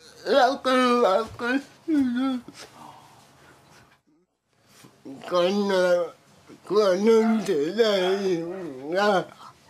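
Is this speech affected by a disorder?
Yes: cerebral palsy.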